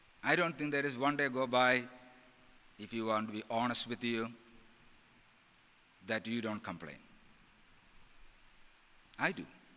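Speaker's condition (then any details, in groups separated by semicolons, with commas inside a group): No condition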